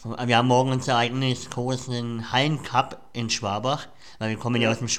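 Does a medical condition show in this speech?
Yes: cleft palate; cleft palate present since childhood, speech impediment; voice may audibly show the cleft, says by the norm listeners would find podcasting unlistenable.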